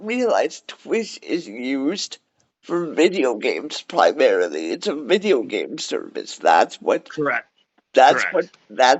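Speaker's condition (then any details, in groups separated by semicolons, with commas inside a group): Cerebral palsy; cerebral palsy, wheelchair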